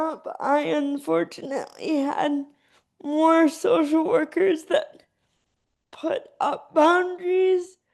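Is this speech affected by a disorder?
Yes: cerebral palsy.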